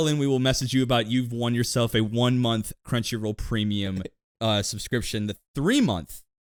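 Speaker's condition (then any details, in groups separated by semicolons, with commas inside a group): No condition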